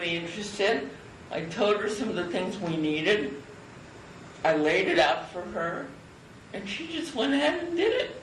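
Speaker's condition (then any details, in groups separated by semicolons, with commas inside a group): Cerebral palsy; from birth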